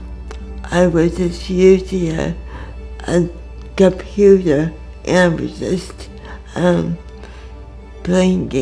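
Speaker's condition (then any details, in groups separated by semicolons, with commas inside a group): Cerebral palsy; from birth; communication difficult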